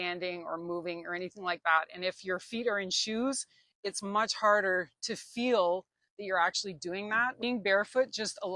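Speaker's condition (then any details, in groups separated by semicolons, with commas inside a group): No condition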